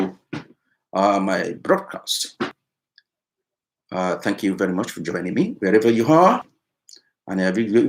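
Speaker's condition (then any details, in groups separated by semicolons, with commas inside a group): No condition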